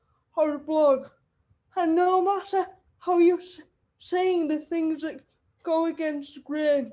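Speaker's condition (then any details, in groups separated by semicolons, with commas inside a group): Cerebral palsy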